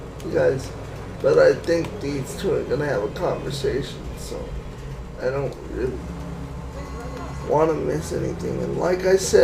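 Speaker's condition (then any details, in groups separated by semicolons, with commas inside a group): Cerebral palsy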